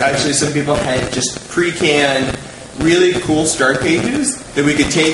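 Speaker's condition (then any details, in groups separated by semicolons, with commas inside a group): No condition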